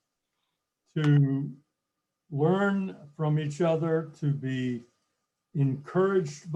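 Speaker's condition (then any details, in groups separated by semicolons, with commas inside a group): No condition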